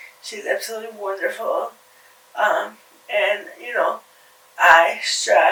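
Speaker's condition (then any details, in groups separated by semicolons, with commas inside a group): Cerebral palsy; from birth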